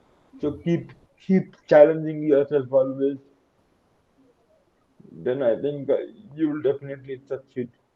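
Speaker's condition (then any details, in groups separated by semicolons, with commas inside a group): Cerebral palsy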